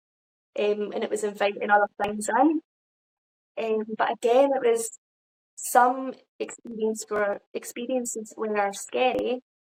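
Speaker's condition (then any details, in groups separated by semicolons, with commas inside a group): No condition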